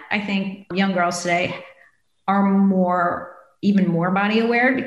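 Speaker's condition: No condition

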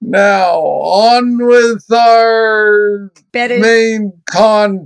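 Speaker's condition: Parkinson's disease, young onset; occupational and movement therapy

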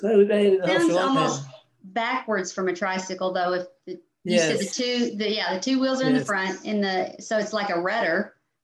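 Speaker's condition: No condition

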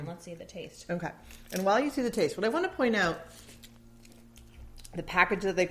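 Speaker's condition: No condition

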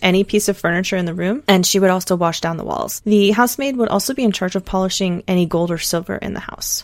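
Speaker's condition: No condition

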